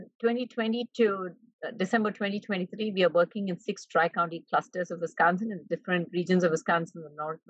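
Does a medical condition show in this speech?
No.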